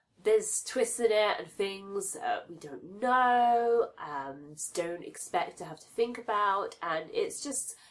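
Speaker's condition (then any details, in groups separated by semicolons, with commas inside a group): No condition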